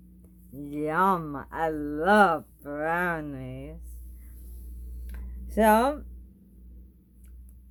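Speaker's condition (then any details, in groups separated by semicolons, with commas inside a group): Bulbar ALS, bulbar onset; dysphagia, small bites, thickened food for safer swallow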